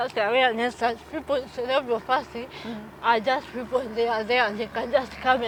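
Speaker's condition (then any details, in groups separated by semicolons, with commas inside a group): Cerebral palsy; from birth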